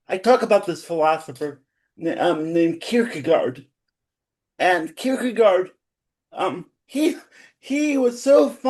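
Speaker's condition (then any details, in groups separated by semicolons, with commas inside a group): Cerebral palsy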